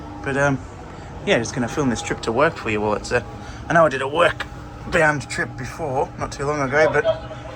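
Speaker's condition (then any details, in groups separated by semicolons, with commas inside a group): No condition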